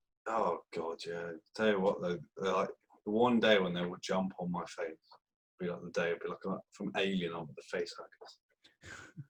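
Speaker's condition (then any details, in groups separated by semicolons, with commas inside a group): No condition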